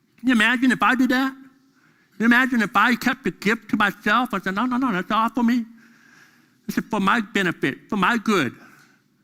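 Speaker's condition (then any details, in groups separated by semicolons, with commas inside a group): Deafness; deaf during school years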